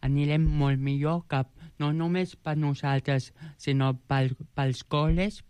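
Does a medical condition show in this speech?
Yes: Joubert syndrome; present from birth; age 29.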